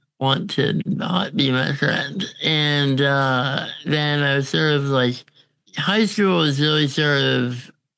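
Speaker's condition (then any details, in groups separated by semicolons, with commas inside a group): Congenital muscular dystrophy; uses ventilator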